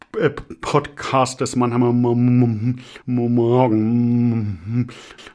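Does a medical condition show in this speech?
Yes: stuttering; developmental, lifelong, possibly inherited, father stuttered, brother fluent, logopedic speech therapy, constant since second grade; frequent whole-word and part-word repetitions, filler äh; here repeated sounds, prolonged sounds.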